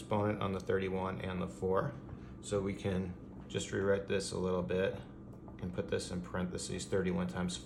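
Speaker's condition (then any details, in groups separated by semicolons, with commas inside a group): No condition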